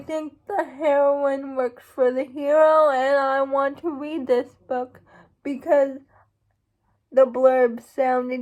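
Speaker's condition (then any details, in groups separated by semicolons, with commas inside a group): Cerebral palsy; uses wheelchair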